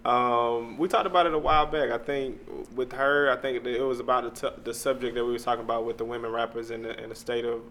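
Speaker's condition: No condition

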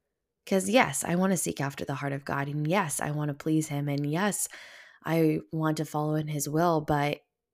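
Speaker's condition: No condition

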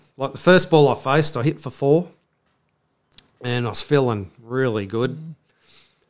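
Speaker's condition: No condition

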